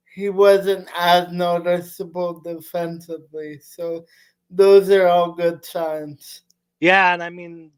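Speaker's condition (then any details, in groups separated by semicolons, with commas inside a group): Cerebral palsy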